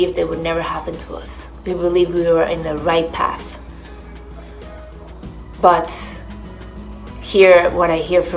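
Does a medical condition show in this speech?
No.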